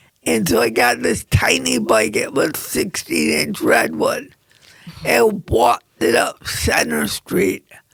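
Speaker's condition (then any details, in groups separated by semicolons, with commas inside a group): Cerebral palsy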